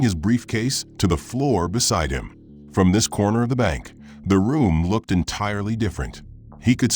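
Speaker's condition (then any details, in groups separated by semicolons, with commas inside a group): No condition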